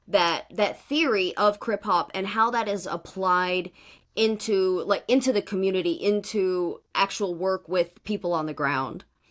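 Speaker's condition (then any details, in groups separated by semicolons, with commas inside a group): No condition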